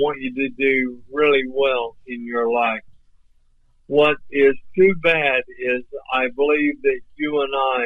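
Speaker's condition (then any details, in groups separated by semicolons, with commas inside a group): ALS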